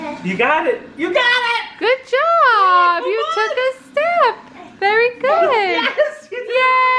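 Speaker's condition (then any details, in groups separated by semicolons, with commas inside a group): No condition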